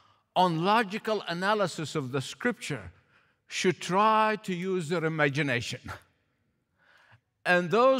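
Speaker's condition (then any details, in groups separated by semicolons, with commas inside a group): No condition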